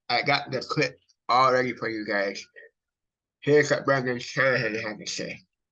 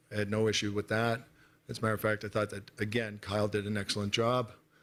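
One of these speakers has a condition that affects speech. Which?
The first: cerebral palsy; from birth, affects brain and body muscles.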